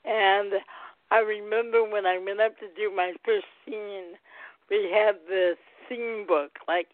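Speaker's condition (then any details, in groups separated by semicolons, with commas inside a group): Cerebral palsy, mild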